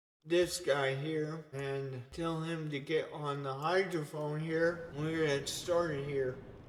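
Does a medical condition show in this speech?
Yes: cerebral palsy; only one hand usable.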